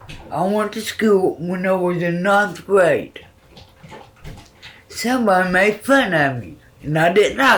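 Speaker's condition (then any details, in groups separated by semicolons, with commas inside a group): Cerebral palsy; formerly braces all over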